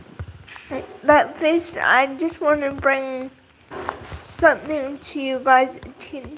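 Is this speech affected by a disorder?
Yes: cerebral palsy.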